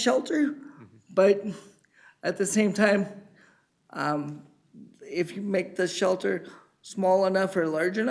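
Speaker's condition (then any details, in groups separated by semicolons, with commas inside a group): Cerebral palsy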